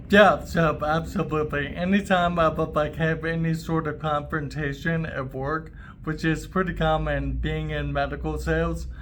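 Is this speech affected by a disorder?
Yes: ALS; voice affected, worse under stress, chronic cough, improved with treatment.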